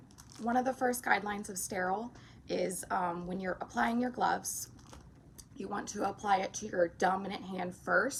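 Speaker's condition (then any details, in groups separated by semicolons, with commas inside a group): No condition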